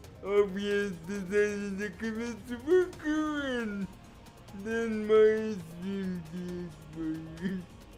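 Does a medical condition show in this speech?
Yes: cerebral palsy.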